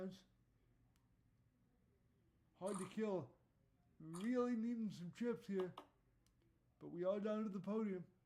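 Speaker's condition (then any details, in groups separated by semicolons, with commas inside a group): Cerebral palsy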